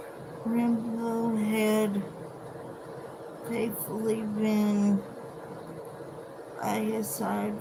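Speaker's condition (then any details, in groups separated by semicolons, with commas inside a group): Cerebral palsy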